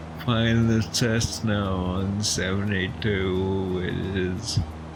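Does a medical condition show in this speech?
Yes: Friedreich's ataxia; genetic, nerve-related; poor dexterity, shaky movements; swallowing and speaking affected.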